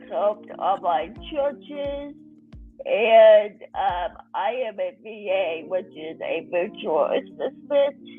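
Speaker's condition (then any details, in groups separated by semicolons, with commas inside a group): Cerebral palsy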